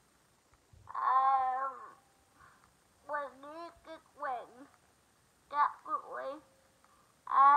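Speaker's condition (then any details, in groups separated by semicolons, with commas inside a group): Cerebral palsy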